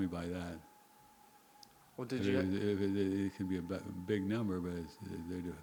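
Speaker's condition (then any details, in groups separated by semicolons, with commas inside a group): Parkinson's disease; long-standing; very quiet speech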